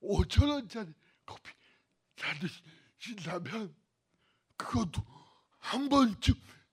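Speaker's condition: Cerebral palsy; bent body

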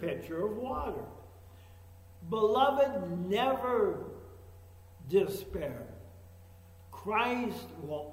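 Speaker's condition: ALS; talking sounds funny and goofy, frequent aspiration when eating

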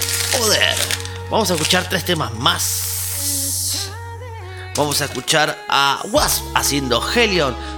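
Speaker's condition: No condition

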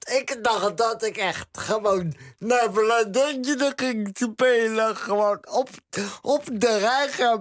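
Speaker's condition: Cerebral palsy; non-congenital acquired brain injury, left-sided brain damage linked to oxygen shortage, left-handed, occasional short-term memory problems

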